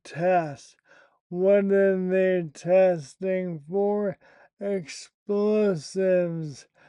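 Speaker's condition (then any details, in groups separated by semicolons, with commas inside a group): Primary lateral sclerosis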